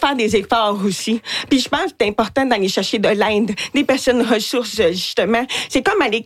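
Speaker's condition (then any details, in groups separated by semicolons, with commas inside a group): Deafness with cochlear implant; implant removed at night and kept in dehumidifier box, no hearing without implant, most of family deaf; hard to tell who is speaking, own singing described as not very nice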